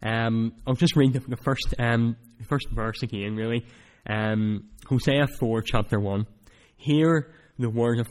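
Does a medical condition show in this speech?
Yes: cleft palate; speech not that clear at times.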